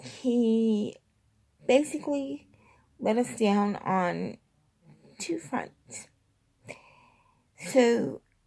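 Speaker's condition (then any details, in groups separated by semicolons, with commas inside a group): Cerebral palsy, triplegia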